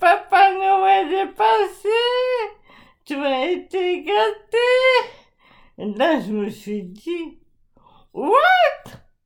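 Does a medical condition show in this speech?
Yes: ALS (Charcot's disease); progressive muscle atrophy throughout body, leading toward complete paralysis; voice very severely affected, gradually deteriorating, articulation problems, not a mental impairment.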